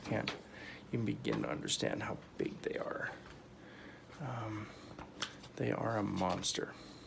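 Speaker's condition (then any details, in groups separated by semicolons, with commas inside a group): No condition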